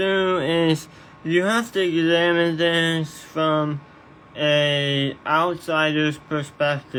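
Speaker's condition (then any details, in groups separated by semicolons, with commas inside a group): Tongue cancer surgery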